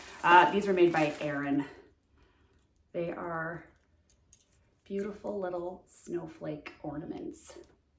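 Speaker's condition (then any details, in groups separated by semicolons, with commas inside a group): No condition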